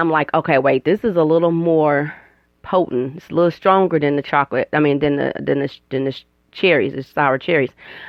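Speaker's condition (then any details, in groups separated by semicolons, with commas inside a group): No condition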